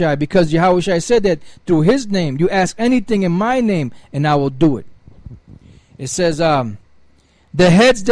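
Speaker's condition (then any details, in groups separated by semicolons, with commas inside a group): No condition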